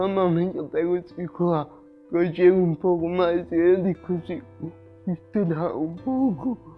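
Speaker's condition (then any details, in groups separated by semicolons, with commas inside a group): Cerebral palsy; some difficulty speaking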